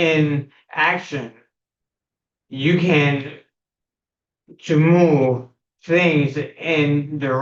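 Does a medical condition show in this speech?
Yes: primary progressive multiple sclerosis.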